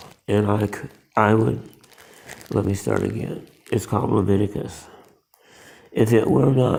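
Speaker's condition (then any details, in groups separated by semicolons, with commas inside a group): Parkinson's disease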